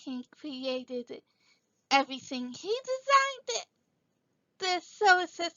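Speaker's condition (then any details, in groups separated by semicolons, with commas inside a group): Cerebral palsy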